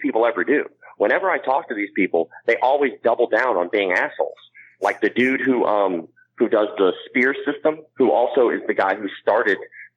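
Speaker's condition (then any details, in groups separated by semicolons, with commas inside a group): Cleft palate; congenital cleft palate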